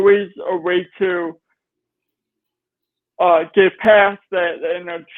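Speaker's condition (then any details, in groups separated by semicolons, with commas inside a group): Cerebral palsy; nonverbal at age 3, speech therapy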